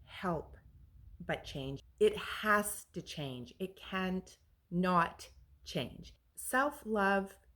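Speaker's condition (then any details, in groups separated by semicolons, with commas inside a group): No condition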